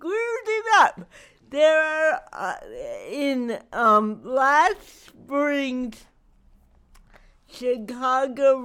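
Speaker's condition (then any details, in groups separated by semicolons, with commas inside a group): Cerebral palsy; not degenerative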